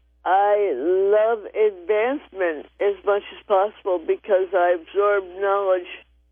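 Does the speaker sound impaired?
Yes: cerebral palsy; raised to keep up with twin sister without disability.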